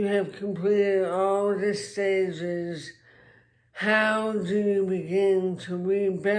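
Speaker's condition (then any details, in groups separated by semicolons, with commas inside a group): Traumatic brain injury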